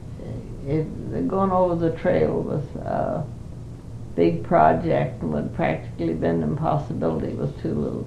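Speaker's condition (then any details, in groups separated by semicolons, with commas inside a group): Parkinson's; Parkinson's for 5 years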